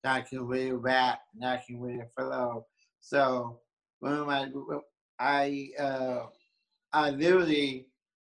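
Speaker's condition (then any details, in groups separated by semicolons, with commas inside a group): Down syndrome; born with Down syndrome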